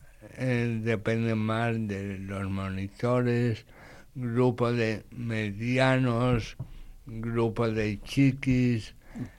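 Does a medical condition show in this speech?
Yes: condition akin to cerebral palsy; acquired after age three, lasting sequelae from an event or accident.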